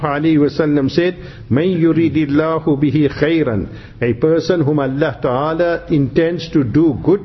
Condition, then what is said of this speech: No condition.